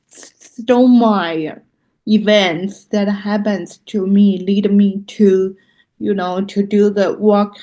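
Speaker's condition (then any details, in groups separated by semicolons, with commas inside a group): Cerebral palsy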